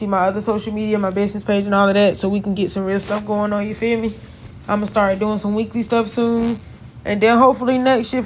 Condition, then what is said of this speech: No condition.